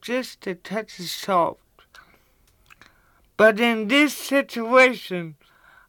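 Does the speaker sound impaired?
Yes: cerebral palsy; cerebral palsy since childhood, visible, coordination difficulties.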